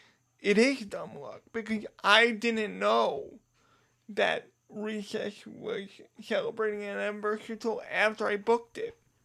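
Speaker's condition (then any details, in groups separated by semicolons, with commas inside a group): Cerebral palsy; diagnosed age two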